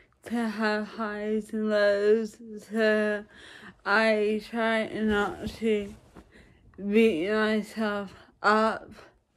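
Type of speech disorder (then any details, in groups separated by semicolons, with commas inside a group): Dysarthria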